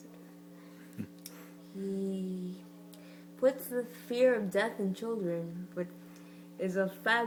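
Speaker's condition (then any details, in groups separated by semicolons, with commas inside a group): Cerebral palsy; from birth, premature; speech therapy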